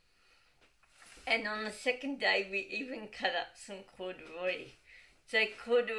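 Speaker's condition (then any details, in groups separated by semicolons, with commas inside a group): Cerebral palsy, dystonic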